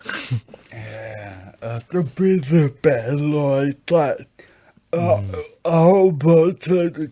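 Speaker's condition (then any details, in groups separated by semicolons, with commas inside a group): Acquired brain injury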